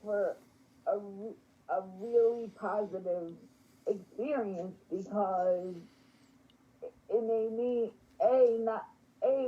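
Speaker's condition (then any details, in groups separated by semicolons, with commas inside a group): Spastic quadriplegic cerebral palsy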